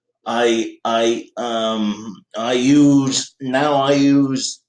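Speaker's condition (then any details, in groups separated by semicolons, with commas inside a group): Cerebral palsy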